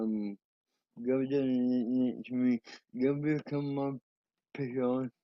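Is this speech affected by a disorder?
Yes: glutaric acidemia type 1; metabolic disorder, nervous system damage at 22 months; adult, onset at 22 months; poor speech, sometimes uses speech apps, talks little.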